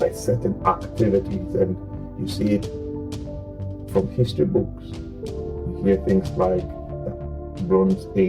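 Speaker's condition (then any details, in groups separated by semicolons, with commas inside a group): No condition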